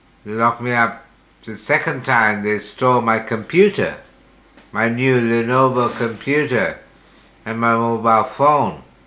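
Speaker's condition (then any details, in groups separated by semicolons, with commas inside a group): Slurred speech from poisoning; hypersalivation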